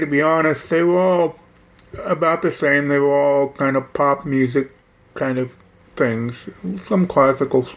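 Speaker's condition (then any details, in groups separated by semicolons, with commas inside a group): Hearing loss; hears much more speech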